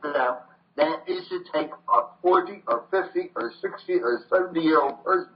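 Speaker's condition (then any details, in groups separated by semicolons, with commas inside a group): Voice box damage from tracheostomy; voice box damaged by medic's trach tube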